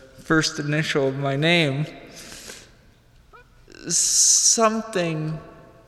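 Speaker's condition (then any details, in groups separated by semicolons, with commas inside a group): Cerebral palsy; tight fingers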